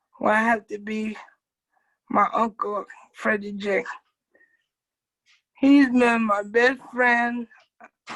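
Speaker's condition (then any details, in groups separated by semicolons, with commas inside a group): Cerebral palsy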